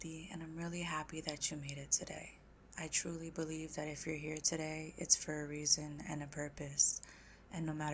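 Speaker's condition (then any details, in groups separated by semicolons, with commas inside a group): No condition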